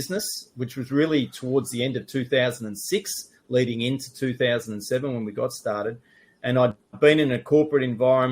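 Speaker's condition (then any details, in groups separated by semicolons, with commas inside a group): No condition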